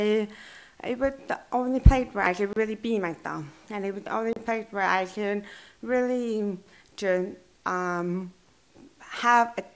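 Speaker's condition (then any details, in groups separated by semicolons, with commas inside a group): Deaf and hard of hearing; hearing aid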